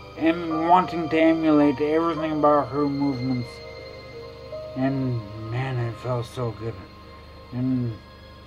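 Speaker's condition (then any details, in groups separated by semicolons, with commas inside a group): Traumatic brain injury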